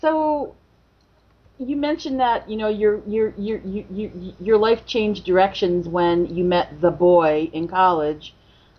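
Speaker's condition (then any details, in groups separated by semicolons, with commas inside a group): No condition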